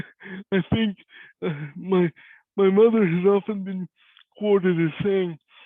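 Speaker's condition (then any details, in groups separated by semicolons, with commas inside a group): Cerebral palsy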